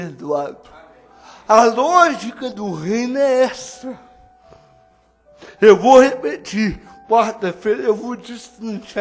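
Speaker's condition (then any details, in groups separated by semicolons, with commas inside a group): Cerebral palsy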